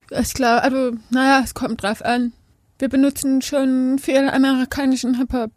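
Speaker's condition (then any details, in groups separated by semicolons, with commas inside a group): Deafness; spoken language as mother tongue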